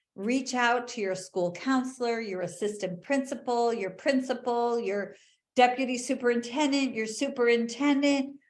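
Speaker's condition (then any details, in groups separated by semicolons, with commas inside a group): No condition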